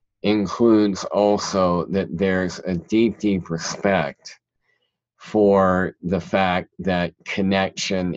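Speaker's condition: Cleft palate; present since childhood

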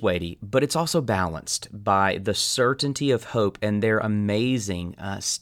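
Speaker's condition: No condition

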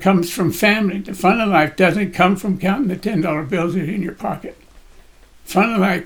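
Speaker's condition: Parkinson's disease; Parkinson's disease at age 76 to 77

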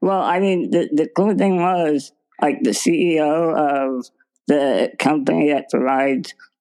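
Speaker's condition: Spinal muscular atrophy; weighs 44 pounds, started medication to stop worsening about two months ago

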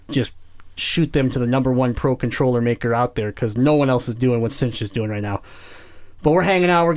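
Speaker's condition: Cleft palate; congenital cleft palate

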